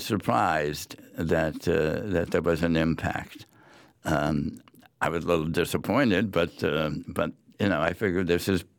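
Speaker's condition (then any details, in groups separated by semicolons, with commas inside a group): Head and neck cancer; large inoperable base-of-tongue tumor in 80s, biopsy by dr. Yarbrough at Yale, clinical trial chemoradiation; after 8 weeks weekly chemo and weekday radiation, fatigue, wheelchair near end of treatment; before diagnosis, tongue moved awkwardly, swallowing problems and coughing, barium swallow at Norwalk Hospital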